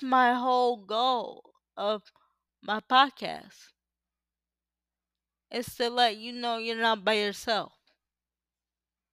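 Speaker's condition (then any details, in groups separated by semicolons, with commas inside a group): Cerebral palsy; uses power wheelchair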